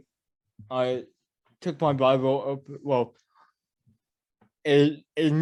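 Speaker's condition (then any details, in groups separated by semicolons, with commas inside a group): Cerebral palsy; mild speech impediment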